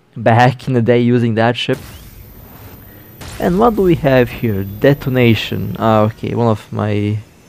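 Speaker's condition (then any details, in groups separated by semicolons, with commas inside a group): No condition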